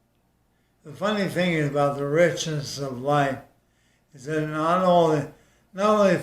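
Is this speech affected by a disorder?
Yes: ALS.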